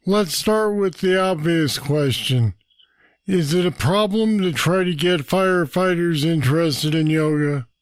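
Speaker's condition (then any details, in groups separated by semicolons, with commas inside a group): Parkinson's disease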